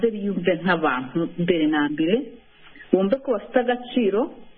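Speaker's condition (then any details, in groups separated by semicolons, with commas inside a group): No condition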